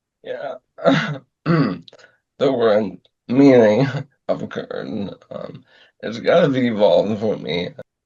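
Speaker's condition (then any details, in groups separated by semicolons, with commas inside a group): ALS; about two years since onset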